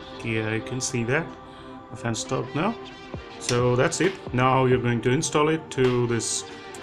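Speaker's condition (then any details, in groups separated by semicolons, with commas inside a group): No condition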